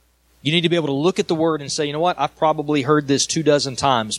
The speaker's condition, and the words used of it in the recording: None; typical speech.